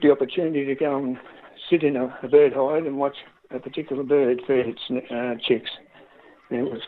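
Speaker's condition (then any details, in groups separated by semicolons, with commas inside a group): Parkinson's disease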